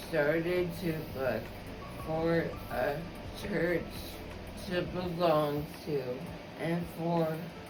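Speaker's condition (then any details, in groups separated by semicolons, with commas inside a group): ALS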